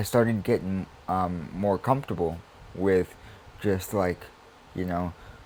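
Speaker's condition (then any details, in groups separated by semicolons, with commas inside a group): Cerebral palsy; sometimes stops talking due to spasm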